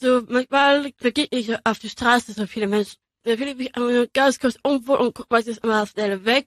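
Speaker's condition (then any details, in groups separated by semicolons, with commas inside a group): Down syndrome; three copies of chromosome 21, genetic; age 24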